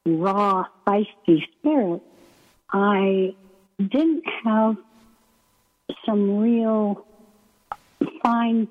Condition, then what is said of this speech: ALS (motor neuron disease). So please excuse if I might sound weak at some times or you can't understand my voice.